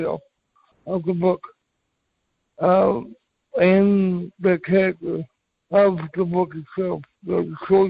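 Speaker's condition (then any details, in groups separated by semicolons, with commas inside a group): Cerebral palsy; from birth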